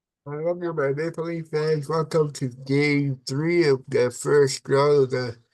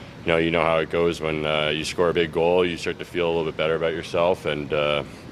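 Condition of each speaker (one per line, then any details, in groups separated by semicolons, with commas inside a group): Cerebral palsy; from birth, affects brain and body muscles
No condition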